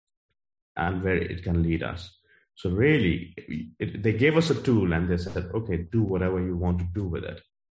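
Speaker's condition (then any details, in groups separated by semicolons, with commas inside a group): Stutter; formerly severe, massively improved through deliberate pauses, later speak up challenge public speaking program; still stutters, much improved; formerly stuttered quite a lot, uses pauses to get message across; prolonged sounds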